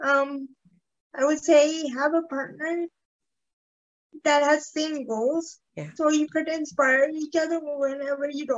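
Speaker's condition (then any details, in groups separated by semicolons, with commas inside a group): Cerebral palsy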